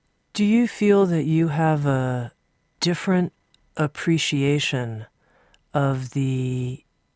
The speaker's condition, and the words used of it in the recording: No condition.